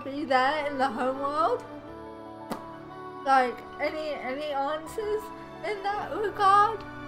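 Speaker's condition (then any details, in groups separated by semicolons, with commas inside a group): Cerebral palsy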